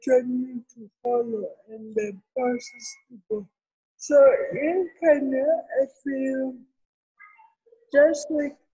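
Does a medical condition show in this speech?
Yes: cerebral palsy; therapy since six months old, ongoing.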